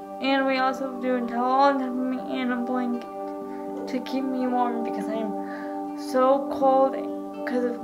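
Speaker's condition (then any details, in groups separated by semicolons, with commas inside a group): Cerebral palsy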